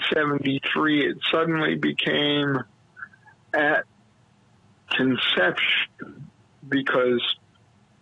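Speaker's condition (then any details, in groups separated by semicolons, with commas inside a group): Cerebral palsy; heels tapped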